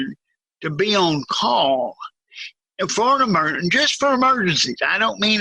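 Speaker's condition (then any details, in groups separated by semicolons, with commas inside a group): Cerebral palsy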